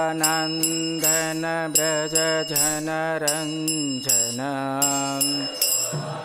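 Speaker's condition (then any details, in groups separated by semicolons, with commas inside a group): No condition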